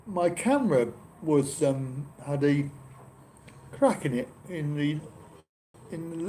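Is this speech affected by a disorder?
Yes: cerebral palsy; back surgery.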